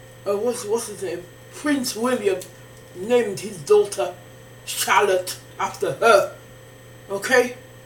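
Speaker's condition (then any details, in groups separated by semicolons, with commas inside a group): Facial palsy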